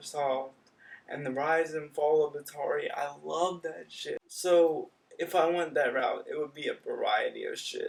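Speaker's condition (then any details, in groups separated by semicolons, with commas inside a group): Cerebral palsy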